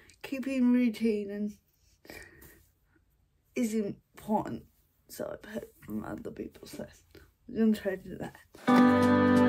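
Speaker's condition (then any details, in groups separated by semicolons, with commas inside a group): Cerebral palsy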